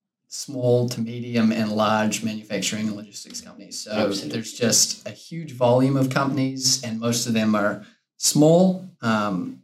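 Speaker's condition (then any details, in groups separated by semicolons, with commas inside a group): No condition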